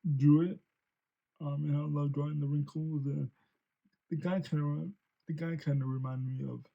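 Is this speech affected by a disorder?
Yes: cerebral palsy; since birth.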